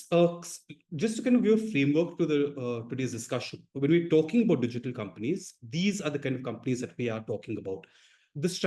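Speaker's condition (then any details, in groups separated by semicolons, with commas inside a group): No condition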